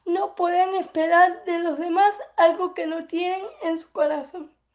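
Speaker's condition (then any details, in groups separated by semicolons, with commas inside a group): Cerebral palsy; from birth; affects speech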